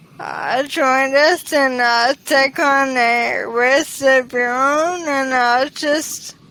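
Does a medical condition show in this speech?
Yes: ALS; onset in pinky finger.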